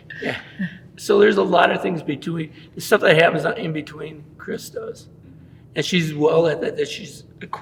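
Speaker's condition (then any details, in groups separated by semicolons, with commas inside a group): No condition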